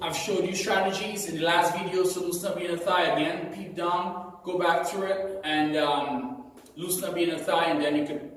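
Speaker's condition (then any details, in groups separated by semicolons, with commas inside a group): No condition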